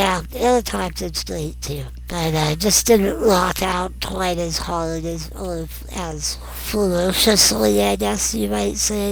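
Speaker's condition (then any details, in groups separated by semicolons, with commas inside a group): Non-progressive muscular dystrophy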